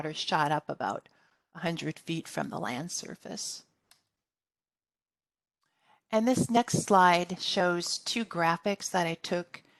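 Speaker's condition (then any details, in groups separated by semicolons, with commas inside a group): No condition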